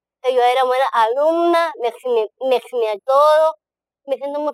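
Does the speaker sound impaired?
Yes: Down syndrome; present from birth.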